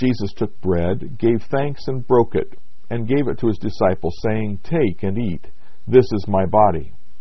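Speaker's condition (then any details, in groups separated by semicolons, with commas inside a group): No condition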